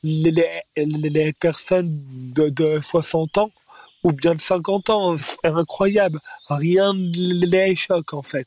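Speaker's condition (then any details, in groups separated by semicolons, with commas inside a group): Stuttering; described as a speech disorder, not considered a disability; stumbles audibly on words while performing stand-up, voice left unedited; repeated sounds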